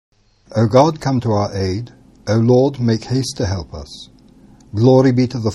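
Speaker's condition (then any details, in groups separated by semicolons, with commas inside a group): No condition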